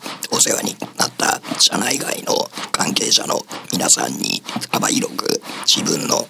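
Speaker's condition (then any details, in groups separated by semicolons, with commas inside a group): Laryngectomy, esophageal speech; 5 cm cervical esophageal cancer at esophageal entrance behind vocal cords, recurred after two years, larynx removed, reoperation; learned at 銀齢会 voice class, attended two and a half years; voice lost with larynx removal, single words came after a while, improves with practice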